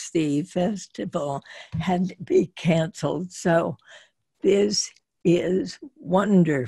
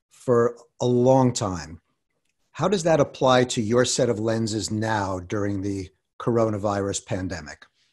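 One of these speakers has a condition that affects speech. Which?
The first: spasmodic dysphonia; botox vocal cord injections once or twice yearly, six years' symptoms; voice progressively slower over time.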